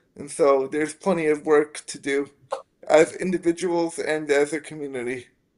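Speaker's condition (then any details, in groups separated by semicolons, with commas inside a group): Spastic quadriplegic cerebral palsy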